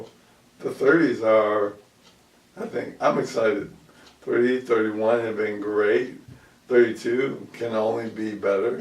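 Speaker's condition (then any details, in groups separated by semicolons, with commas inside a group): ALS; about 2 years since onset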